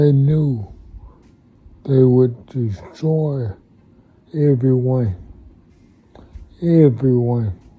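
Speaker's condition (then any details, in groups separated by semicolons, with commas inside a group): Multiple sclerosis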